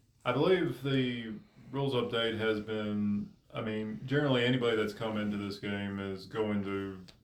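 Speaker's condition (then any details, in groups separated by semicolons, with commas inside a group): No condition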